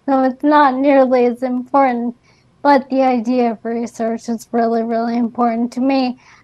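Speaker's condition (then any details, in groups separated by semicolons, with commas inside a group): ALS; recently diagnosed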